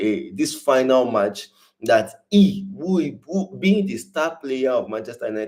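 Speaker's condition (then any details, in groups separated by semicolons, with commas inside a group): No condition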